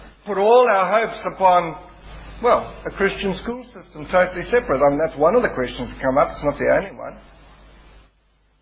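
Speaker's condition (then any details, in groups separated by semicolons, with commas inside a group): No condition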